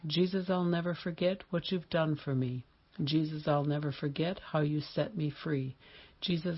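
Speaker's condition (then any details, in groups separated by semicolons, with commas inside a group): No condition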